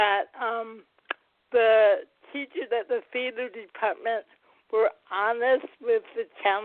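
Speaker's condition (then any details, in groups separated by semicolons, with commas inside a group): Cerebral palsy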